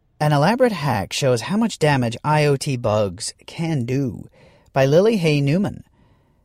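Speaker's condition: No condition

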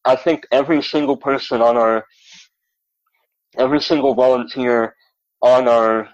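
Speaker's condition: Cleft lip and palate; malformed legs

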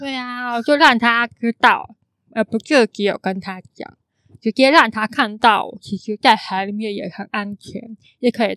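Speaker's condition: Congenital hearing impairment, congenital cochlear underdevelopment; skull opened for cochlear implant (电子耳)

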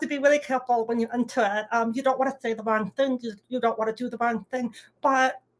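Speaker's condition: Deafness; deaf medically, little-d deaf, some residual hearing, wears hearing aid, lip reads, no sign language; lip reading hosts during podcast, relying on hearing aid; speaks orally, audible deaf accent noticed by listeners

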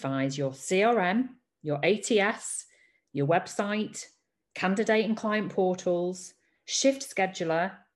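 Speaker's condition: No condition

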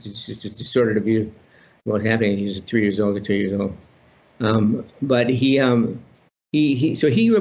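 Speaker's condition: Parkinson's disease; about 30 years since diagnosis, benign spinal tumor, six-hour spinal surgery at Johns Hopkins, relearned walking

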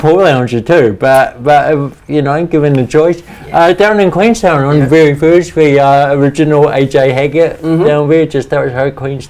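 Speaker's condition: Cerebral palsy; speech impediment, talks funny

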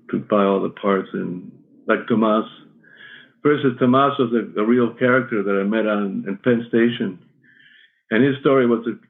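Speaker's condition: Parkinson's; shaky voice, may stumble on words

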